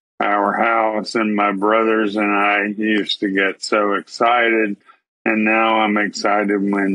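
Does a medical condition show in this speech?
Yes: ALS.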